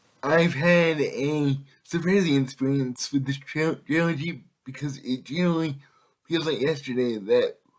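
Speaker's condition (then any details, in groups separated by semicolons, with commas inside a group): Cerebral palsy; able to speak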